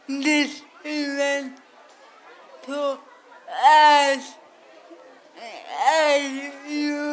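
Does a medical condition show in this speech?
Yes: cerebral palsy; speech not clear.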